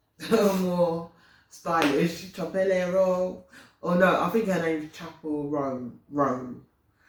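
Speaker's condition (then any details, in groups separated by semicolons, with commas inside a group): No condition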